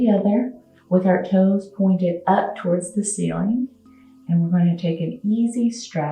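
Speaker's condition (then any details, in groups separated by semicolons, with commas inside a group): No condition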